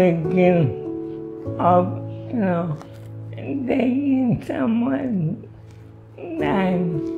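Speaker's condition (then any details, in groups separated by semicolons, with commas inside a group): Motor neurone disease; four years since diagnosis, needs feeding help, eye-controlled screen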